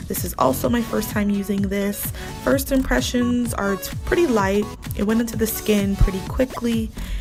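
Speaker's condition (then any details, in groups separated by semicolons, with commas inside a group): No condition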